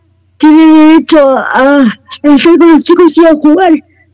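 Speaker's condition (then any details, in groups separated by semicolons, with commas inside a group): Cerebral palsy; wheelchair user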